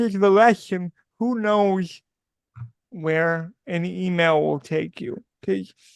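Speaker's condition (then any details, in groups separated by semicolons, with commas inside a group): Cerebral palsy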